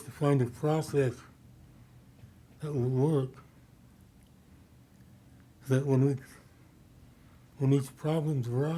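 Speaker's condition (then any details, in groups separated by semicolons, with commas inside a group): Parkinson's disease; new medication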